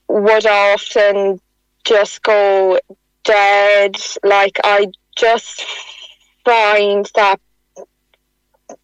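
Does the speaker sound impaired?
Yes: stutter; stutter since about age 3, childhood speech therapy without benefit, adult speech program, costa breathing helped; about 34 years since onset, stutter accepted, no current therapy or techniques; affected from teenage years, worsened over years, struggles to get words out, stutters on phone; here prolonged sounds.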